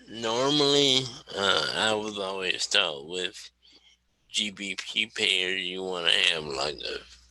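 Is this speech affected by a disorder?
Yes: cerebral palsy; wheelchair user.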